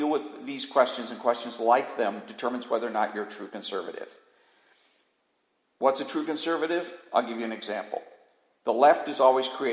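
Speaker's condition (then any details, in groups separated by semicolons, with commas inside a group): No condition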